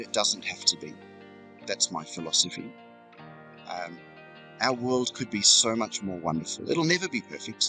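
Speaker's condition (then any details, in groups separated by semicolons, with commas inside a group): No condition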